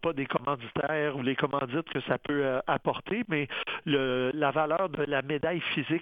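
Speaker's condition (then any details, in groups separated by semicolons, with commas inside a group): No condition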